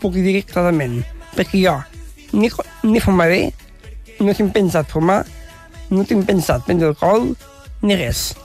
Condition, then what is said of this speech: Down syndrome. Aquí es pot néix aquesta capacitat comunicativa que tinc